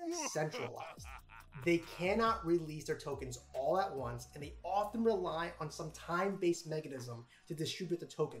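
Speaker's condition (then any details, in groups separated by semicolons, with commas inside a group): No condition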